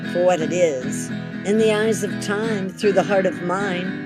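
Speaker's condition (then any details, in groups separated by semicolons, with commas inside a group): No condition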